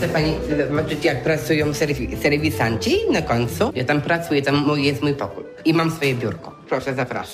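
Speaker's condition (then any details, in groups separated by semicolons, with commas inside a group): Down syndrome; sometimes forgets things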